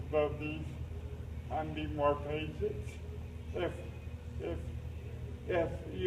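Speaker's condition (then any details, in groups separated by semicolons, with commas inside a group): Cerebral palsy; uses a lift for transfers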